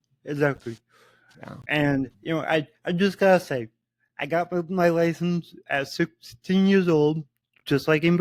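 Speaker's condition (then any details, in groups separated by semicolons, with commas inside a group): Cerebral palsy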